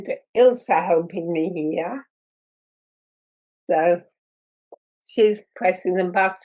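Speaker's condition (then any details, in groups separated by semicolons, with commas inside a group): Muscular dystrophy; progressive muscle wasting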